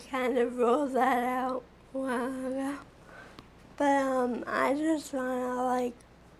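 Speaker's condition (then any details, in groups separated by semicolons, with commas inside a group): Friedreich's ataxia; inherited, progressive neurologic disorder; age about eight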